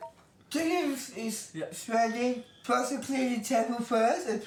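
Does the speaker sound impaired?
Yes: Down syndrome; words hard to make out, carrot misheard as coward.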